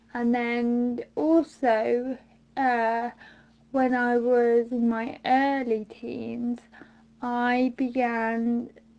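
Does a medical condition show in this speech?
Yes: mild cerebral palsy; since birth, hands and arms, notable arm tremors, poor coordination, writing difficult, can walk; diagnosed at 15, about 10 years since diagnosis, mid-20s, childhood hospital and physiotherapist assessments.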